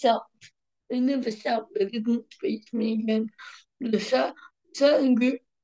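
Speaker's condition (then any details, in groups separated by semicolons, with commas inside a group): Cerebral palsy, mild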